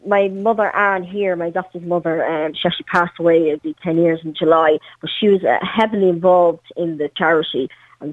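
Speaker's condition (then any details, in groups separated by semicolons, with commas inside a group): Cleft palate; congenital, parental Chernobyl radiation, premature birth, over 20 surgeries, webbed legs, amputation, prosthetic limb since 12; all needed treatments received in Ireland, fully active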